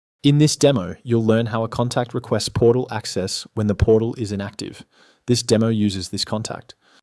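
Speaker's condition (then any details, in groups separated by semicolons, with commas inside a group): No condition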